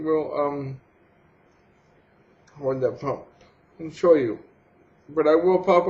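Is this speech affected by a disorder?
Yes: cerebral palsy.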